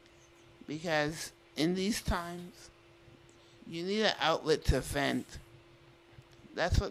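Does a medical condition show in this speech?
Yes: Duchenne muscular dystrophy; diagnosed around age 12, muscle disease taking over body, rare in females.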